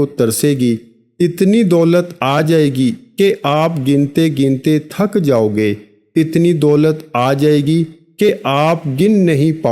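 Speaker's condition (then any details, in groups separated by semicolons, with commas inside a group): No condition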